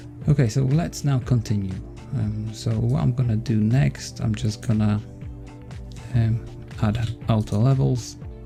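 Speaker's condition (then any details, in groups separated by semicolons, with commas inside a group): No condition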